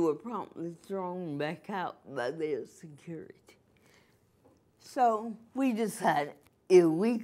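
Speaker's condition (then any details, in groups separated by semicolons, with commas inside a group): Cerebral palsy; from birth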